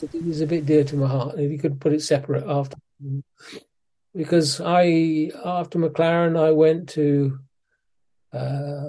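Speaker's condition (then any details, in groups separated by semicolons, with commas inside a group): Parkinson's disease; physiotherapy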